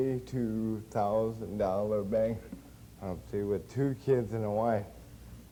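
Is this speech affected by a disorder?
Yes: cerebral palsy; since birth.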